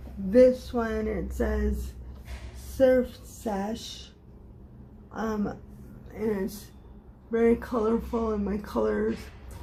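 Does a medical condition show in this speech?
Yes: cerebral palsy.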